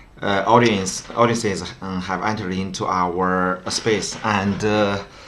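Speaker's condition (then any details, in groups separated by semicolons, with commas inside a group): No condition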